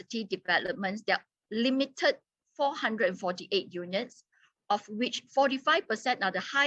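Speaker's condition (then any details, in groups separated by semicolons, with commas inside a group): No condition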